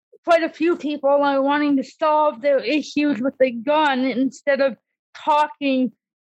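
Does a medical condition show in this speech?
Yes: cerebral palsy; disability since childhood.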